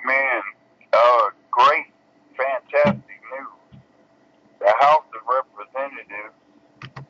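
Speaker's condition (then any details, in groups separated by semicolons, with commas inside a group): Cerebral palsy; bedbound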